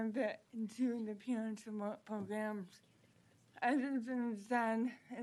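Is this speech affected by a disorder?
Yes: cerebral palsy; present from birth.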